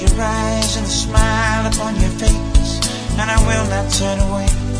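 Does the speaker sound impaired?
No.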